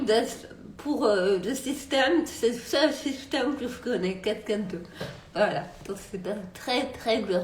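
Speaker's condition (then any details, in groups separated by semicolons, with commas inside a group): Multiple sclerosis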